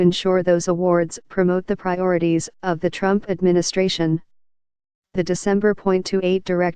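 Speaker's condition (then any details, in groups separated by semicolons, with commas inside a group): No condition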